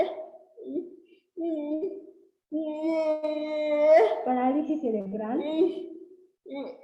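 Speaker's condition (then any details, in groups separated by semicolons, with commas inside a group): Cerebral palsy; since birth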